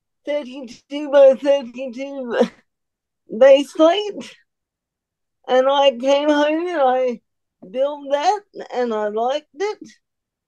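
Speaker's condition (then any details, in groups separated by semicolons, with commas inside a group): Cerebral palsy; cerebral palsy greatly affecting hand function and muscle control, uses wheelchair, needs some help stabilizing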